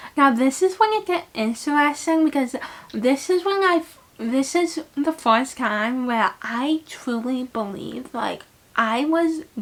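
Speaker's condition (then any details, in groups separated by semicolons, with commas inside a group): Cerebral palsy; right hemiplegia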